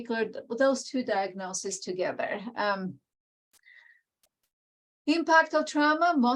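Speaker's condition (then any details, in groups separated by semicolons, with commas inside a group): No condition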